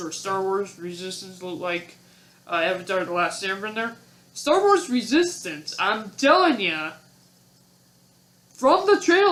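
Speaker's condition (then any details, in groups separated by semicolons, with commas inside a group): No condition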